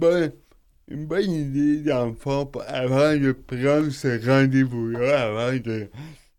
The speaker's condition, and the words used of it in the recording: Cerebral palsy. Bon, tu me vois, les autres ne me voient pas, mais... C'est un fauteuil roulant, je parle un peu bizarre dans le monde.